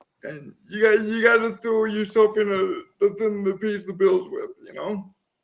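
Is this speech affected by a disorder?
Yes: cerebral palsy; uses wheelchair; voice affected by condition.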